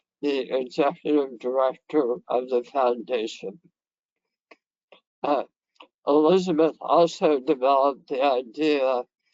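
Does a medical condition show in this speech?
Yes: head and neck cancer; severe dysphagia.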